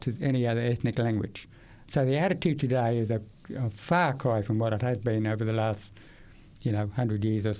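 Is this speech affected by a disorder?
Yes: profound deafness; profound deafness acquired at age 8 after language acquisition, not born deaf; profound hearing loss for many years, struggles in difficult listening situations; speaks orally, language acquired before hearing loss.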